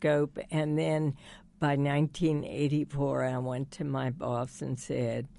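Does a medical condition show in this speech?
Yes: spasmodic dysphonia; diagnosed Johns Hopkins after six years, basal ganglia, cords clamp uncontrollably, botulinum toxin cord injection; still able to talk on air, voice breaks persist, speaks slowly; speaks very slowly, one injection took voice completely two weeks, only whisper.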